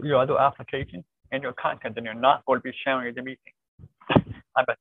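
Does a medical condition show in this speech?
Yes: deafness, born deaf, cochlear implant.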